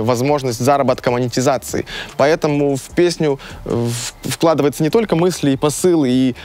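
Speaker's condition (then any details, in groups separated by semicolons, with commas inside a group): No condition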